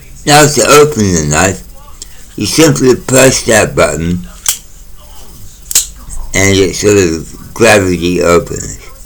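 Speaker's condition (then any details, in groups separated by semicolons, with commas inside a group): Mouth cancer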